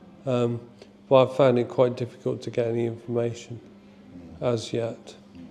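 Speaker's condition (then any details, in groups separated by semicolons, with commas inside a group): Motor neurone disease (ALS); progressing quickly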